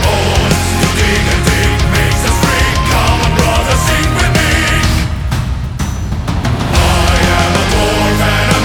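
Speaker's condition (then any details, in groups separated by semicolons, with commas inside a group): No condition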